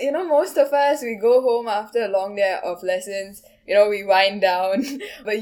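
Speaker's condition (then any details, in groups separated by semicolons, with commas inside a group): No condition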